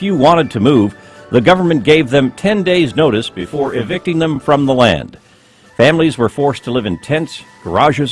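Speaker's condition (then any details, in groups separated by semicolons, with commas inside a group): No condition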